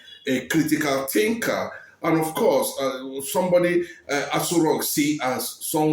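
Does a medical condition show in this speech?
No.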